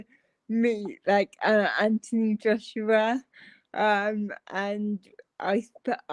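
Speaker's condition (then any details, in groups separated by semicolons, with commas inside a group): Cerebral palsy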